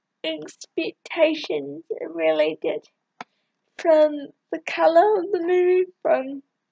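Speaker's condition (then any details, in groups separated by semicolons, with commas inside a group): Cerebral palsy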